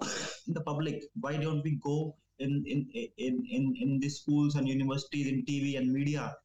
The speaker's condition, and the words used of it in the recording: Stuttering. I'm getting better in English, because I used to stammer more in English and less in Hindi.